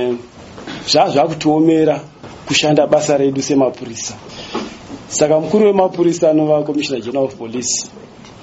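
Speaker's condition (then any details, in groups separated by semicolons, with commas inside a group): No condition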